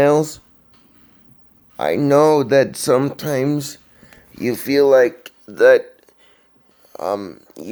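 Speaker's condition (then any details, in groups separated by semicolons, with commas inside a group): Cerebral palsy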